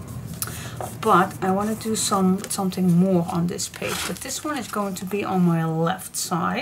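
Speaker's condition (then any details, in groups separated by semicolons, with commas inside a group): No condition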